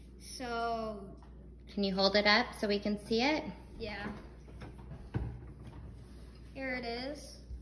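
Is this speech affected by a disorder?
No.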